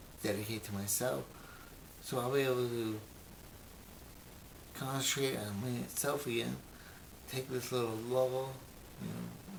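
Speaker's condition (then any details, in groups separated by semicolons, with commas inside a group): Brain injury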